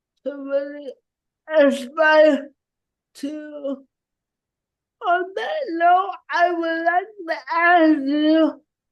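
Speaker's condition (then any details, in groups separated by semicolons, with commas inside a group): Cerebral palsy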